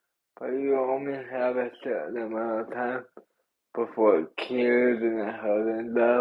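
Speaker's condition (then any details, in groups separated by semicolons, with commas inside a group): Cerebral palsy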